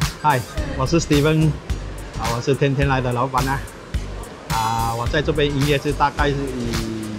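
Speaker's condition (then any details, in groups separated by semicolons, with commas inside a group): No condition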